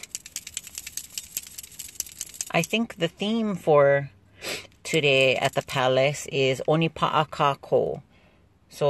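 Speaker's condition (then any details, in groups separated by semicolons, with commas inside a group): No condition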